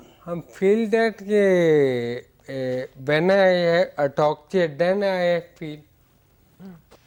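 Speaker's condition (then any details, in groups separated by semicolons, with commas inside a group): Ataxia; walks with cane, speech therapy; speech difficulty, hard to understand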